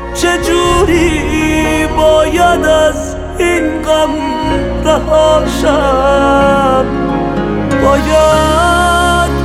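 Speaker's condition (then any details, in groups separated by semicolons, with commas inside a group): No condition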